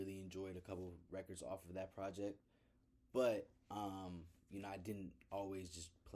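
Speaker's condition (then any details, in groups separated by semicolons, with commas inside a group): No condition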